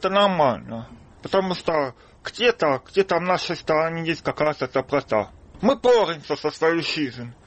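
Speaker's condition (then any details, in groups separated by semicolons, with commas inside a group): Deafness; congenital deafness, kindergarten with hearing children, then school for the deaf, no hearing aid in childhood; hears poorly; speaks little, lip-reads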